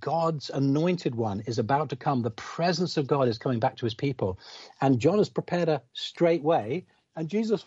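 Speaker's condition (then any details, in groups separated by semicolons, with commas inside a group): No condition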